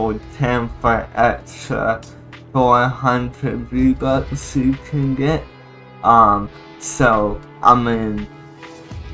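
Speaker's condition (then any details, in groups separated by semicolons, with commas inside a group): Cerebral palsy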